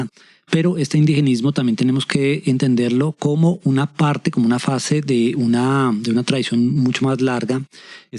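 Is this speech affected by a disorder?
No.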